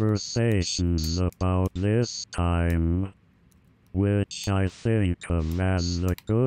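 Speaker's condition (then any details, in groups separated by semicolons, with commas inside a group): Amyotrophic lateral sclerosis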